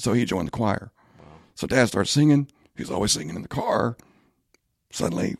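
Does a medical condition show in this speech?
Yes: spasmodic dysphonia; band crowns off for medical year.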